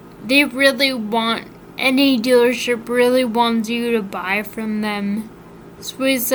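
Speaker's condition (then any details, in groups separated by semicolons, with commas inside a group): Friedreich's ataxia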